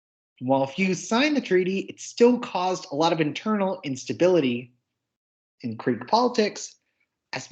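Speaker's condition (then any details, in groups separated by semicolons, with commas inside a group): No condition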